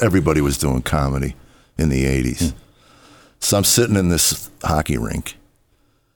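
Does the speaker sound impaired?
No.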